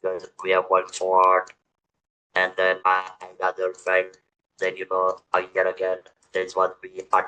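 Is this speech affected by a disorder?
Yes: throat cancer, electrolarynx user.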